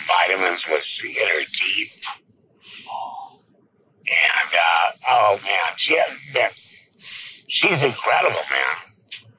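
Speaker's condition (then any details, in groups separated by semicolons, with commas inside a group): Laryngectomy; no vocal cords, 6.5 days intensive care, 32 days in hospital without food or water; esophageal speech, presses on neck daily to talk, rattles esophagus like vocal cords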